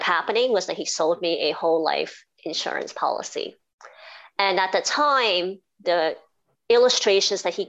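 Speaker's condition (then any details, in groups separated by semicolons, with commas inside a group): Cleft palate and cleft lip; congenital, diagnosed as a baby, roof of mouth split into two, speech therapy as a teenager; formerly very difficult to speak properly, teachers could not hear speech in class, now clear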